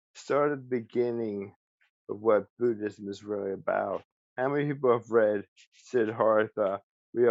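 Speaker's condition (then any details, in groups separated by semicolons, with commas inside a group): ALS; speech still preserved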